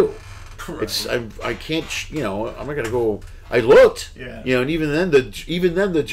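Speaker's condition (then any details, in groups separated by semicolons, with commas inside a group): No condition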